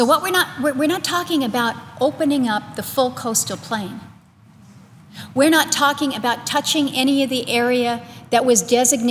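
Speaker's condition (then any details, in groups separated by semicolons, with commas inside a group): No condition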